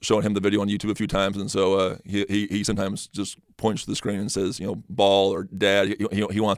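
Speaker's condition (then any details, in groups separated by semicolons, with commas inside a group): Stutter; stutter first noticed in high school, magnified on mission while learning Spanish; past speech therapists helped a little, detailed preparation learned from coach Lewis at Lone Peak; trips over words, can't get words out off the cuff, less when prepared, confident; repeated words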